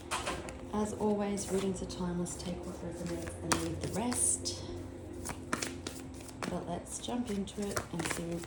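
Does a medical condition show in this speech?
No.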